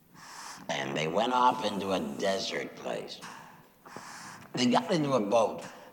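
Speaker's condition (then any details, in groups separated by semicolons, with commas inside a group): Laryngectomy after throat cancer; likened to kazoo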